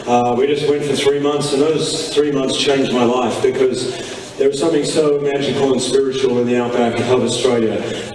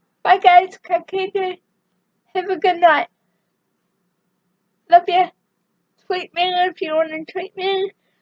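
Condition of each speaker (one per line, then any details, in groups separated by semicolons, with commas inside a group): No condition
Cerebral palsy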